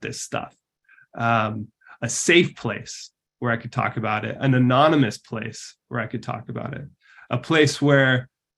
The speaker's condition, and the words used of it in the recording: None; typical speech.